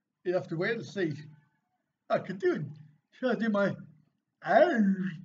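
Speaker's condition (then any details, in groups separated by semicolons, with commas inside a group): Cerebral palsy; back surgery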